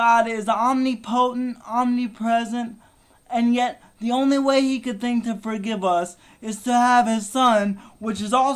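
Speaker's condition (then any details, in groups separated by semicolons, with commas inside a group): Cerebral palsy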